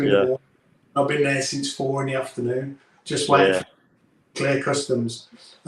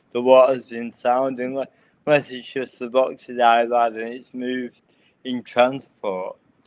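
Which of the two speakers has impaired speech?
The second: cerebral palsy.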